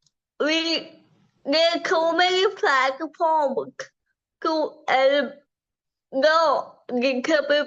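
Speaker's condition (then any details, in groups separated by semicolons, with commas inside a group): Cerebral palsy; from birth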